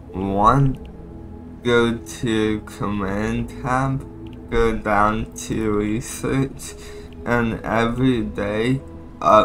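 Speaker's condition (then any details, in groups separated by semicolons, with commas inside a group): Cerebral palsy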